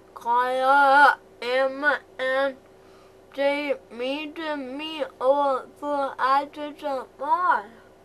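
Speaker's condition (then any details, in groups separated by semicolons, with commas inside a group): Cerebral palsy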